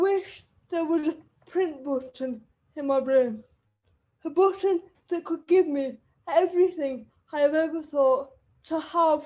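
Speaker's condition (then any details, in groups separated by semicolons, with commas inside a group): Cerebral palsy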